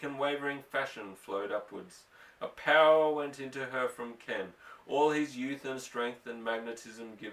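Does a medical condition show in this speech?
No.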